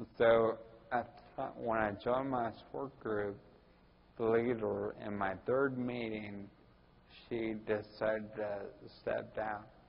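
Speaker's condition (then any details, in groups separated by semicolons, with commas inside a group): Ataxia; Friedreich's ataxia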